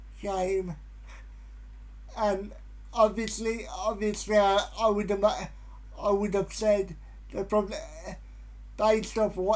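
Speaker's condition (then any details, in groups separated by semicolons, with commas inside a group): Cerebral palsy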